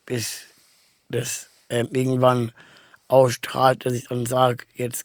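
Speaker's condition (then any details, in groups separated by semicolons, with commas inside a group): Down syndrome; trisomy 21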